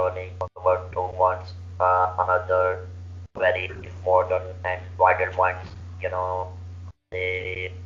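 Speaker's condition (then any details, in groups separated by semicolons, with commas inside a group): Laryngeal cancer surgery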